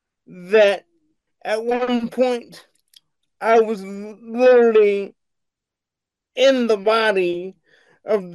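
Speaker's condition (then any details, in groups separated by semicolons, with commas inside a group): Cerebral palsy; wheelchair bound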